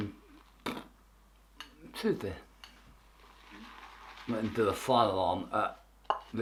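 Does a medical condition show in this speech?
Yes: tongue cancer; half tongue removed.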